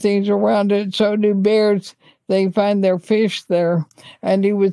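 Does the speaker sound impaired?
Yes: ALS; estimated little over a year to live.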